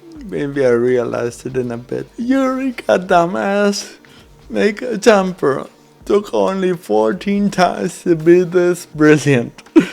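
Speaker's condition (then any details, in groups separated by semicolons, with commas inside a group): Cerebral palsy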